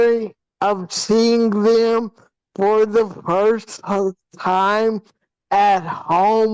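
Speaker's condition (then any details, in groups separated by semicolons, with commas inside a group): Hydrocephalus with shunt failure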